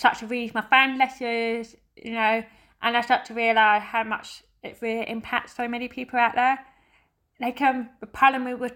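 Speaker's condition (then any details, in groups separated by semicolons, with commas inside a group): Deafness; family all hearing, uses sign language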